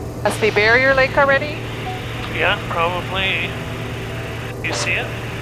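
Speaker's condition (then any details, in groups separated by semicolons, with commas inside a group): No condition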